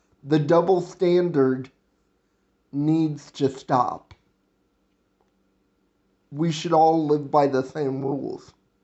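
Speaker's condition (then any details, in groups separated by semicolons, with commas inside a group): Cerebral palsy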